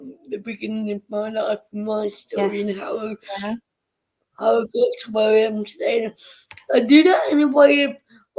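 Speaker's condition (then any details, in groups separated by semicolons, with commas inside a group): Cerebral palsy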